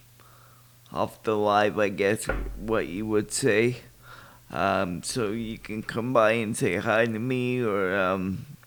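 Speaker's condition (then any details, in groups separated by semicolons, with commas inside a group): Cerebral palsy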